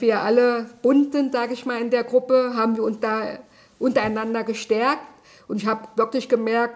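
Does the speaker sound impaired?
Yes: deafness; can speak aloud, salesman doubted deafness because of speaking.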